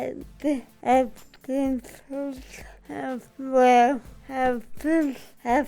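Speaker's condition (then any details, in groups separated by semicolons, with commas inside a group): Cerebral palsy; from birth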